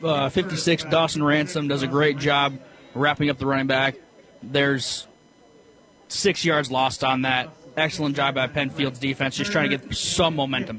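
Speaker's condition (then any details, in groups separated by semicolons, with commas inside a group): No condition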